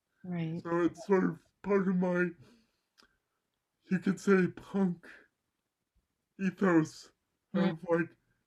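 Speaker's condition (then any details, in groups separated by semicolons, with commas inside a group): Cerebral palsy; mild left side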